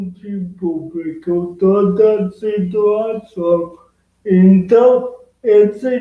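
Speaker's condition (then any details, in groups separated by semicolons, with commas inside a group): Cerebral palsy; present from birth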